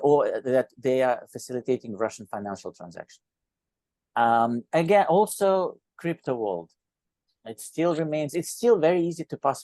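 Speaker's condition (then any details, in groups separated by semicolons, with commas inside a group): No condition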